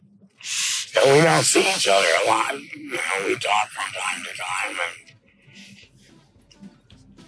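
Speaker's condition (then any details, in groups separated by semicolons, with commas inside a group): Laryngectomy; no vocal cords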